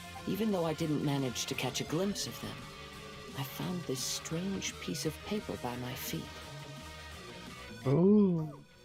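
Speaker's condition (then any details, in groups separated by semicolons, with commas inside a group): No condition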